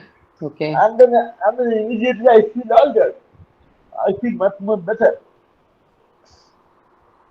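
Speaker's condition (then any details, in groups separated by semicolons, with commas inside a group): Cerebral palsy; uses wheelchair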